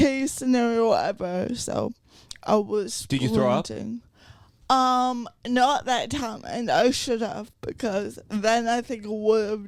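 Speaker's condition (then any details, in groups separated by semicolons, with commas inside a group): Cerebral palsy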